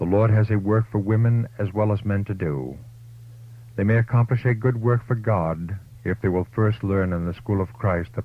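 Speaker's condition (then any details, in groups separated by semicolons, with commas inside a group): No condition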